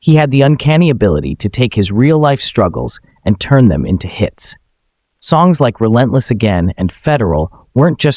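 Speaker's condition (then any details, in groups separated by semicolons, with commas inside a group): No condition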